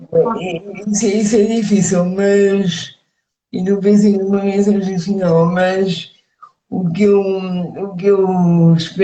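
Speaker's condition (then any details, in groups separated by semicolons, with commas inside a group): Cerebral palsy; speech affected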